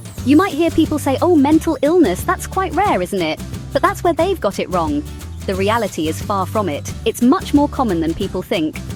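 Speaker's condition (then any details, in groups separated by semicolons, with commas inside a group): No condition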